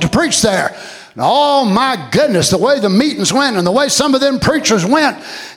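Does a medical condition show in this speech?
No.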